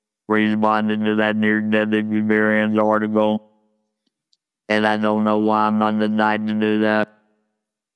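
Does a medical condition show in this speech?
Yes: laryngectomy, total laryngectomy with electrolarynx; robotic electric wand voice, hard to understand at first, talking effortful, wand not hard to learn.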